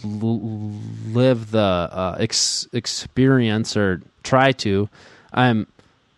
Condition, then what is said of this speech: Stuttering. I am getting into some blocks, I'm trying to modify them a bit to make them a little easier.